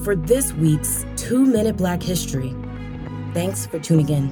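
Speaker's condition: No condition

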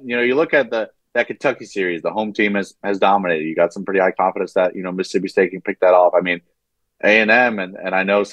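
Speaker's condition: No condition

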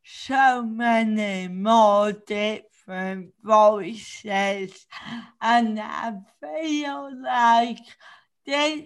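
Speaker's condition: Cerebral palsy; since childhood

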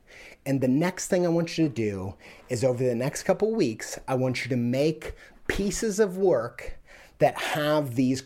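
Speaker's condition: No condition

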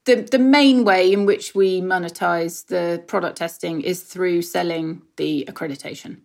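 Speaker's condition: No condition

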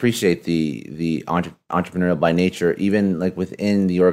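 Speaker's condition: No condition

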